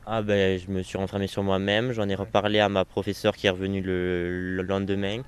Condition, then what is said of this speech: Stuttering. Et depuis, c'est toujours là et ça restera à vie.